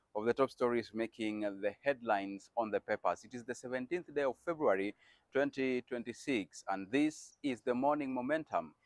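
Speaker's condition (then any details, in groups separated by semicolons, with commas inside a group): No condition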